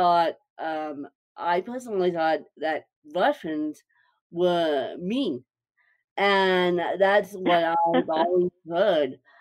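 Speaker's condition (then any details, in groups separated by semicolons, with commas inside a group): Cerebral palsy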